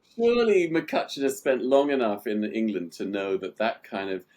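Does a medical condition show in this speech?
No.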